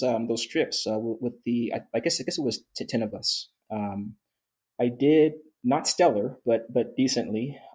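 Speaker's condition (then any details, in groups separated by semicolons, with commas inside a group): Stuttering; onset at age 10, worse when trying to impress or rushing, absent when singing or self-talk; stutters when speaking too fast, muddy jumble, pauses, backs up, slows rate; repeated sounds, repeated words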